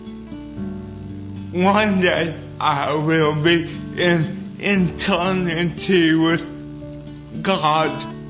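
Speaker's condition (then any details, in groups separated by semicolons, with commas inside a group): Cerebral palsy; singing voice at church years ago described by pastor as not the most beautiful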